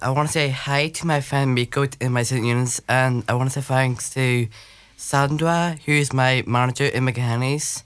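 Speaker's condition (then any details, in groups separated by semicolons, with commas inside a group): Down syndrome; extra chromosome, intellectual disability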